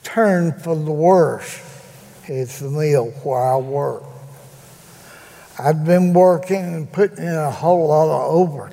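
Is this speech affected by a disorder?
Yes: cerebral palsy; can no longer walk, disability after 30-some working years, Greensboro doctor said nothing can be done.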